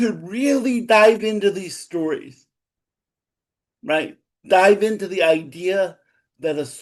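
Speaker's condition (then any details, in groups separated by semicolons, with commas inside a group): Cerebral palsy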